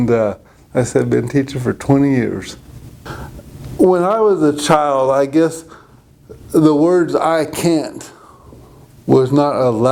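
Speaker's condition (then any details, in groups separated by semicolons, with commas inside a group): Cerebral palsy; present from birth; falls sometimes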